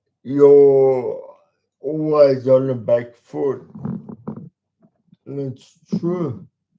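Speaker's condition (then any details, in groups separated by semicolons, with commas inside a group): Cerebral palsy; talks slowly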